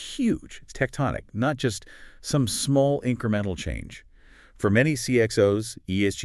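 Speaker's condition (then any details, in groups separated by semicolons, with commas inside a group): No condition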